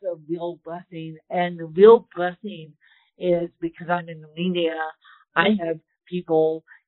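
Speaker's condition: Ataxic spastic cerebral palsy, moderate

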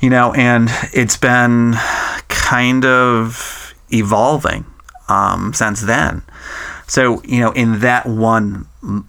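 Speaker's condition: Stuttering; stuttering since age 3, ongoing into adulthood; still stutters; stutters in varied ways, repeats phrases, blocks, phone calls challenging; prolonged sounds

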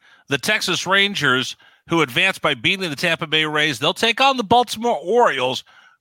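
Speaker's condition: No condition

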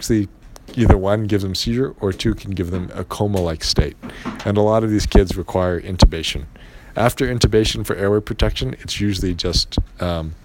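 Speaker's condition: No condition

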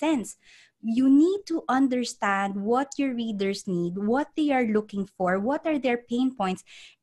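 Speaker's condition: No condition

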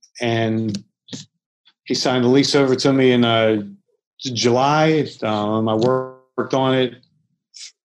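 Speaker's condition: Stutter; ongoing stutter, amount varies unpredictably, past silent blocks cut off voicemail recordings; fillers and repetitions before words, severity varies unpredictably; prolonged sounds, blocks

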